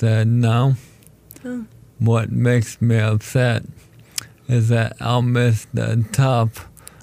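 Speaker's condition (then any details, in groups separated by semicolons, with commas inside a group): ALS; told condition is terminal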